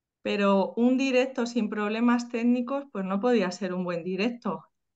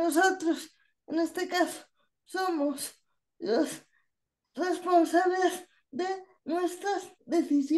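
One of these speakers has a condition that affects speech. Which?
The second: cerebral palsy; high support needs, relies on others for hands and feet.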